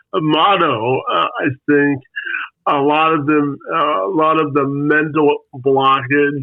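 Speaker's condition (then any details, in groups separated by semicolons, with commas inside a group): Spastic quadriplegic cerebral palsy; spastic quadriplegic cerebral palsy, from birth, multiple leg operations; age 32, medical options exhausted; speech affected, slow to understand, had speech therapy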